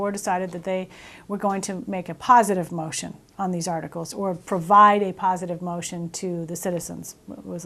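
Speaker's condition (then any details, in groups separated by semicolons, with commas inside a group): No condition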